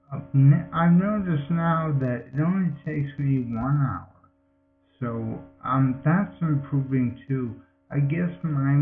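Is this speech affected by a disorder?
Yes: multiple sclerosis.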